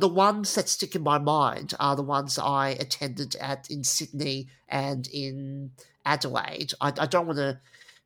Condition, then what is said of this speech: Stuttering. No, thank you, and I do apologise for my stuttering.